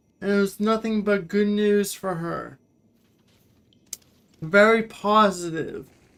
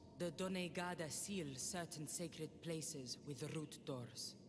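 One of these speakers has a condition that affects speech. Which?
The first: cerebral palsy; wheelchair user.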